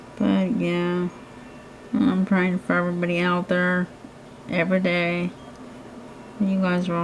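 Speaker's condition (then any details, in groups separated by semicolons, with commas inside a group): Cerebral palsy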